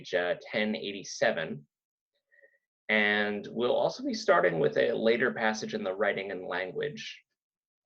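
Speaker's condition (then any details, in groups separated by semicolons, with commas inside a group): No condition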